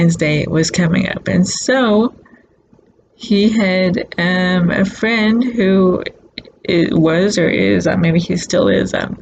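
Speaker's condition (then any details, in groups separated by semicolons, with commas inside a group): Cerebral palsy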